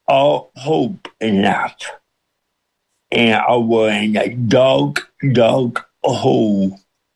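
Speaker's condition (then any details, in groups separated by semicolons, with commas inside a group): Cerebral palsy with speech impediment; pastor John Hayes feared nobody could understand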